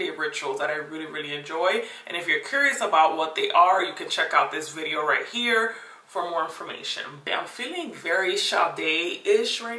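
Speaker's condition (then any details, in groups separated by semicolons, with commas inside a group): No condition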